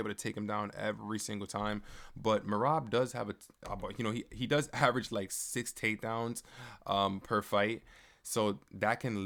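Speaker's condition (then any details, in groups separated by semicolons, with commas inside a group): No condition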